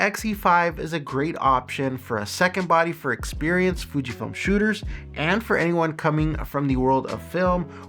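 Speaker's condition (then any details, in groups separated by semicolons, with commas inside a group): No condition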